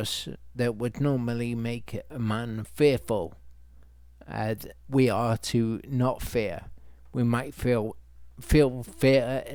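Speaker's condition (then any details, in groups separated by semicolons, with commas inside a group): Multiple sclerosis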